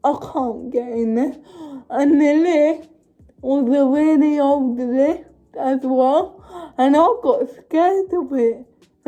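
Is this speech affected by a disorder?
Yes: cerebral palsy.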